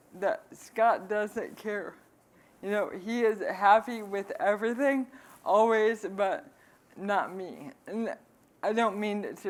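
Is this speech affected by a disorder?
Yes: ALS.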